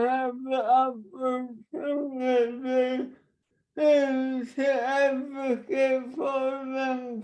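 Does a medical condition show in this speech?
Yes: traumatic brain injury.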